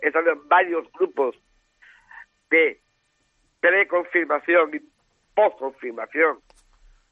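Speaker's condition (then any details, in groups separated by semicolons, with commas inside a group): Down syndrome; trisomy 21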